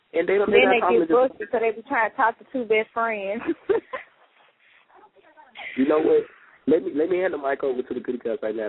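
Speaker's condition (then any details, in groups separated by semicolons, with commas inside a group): No condition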